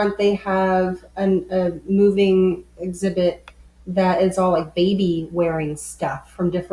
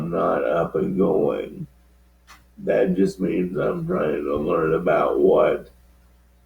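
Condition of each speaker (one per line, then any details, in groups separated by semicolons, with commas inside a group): No condition
Cerebral palsy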